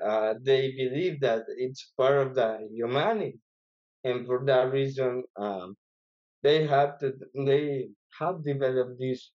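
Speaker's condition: Infantile cerebral palsy; standing

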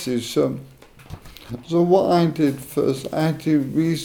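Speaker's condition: Motor neuron disease; still talking

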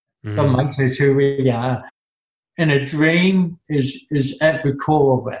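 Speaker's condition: Cerebral palsy; talks funny

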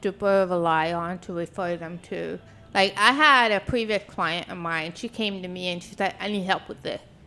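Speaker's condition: Deafness; speaks really well

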